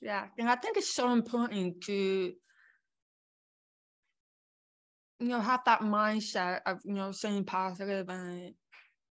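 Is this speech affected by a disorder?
Yes: born deaf; congenital deafness.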